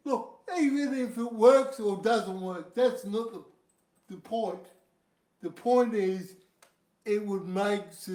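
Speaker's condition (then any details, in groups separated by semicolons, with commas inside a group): Cerebral palsy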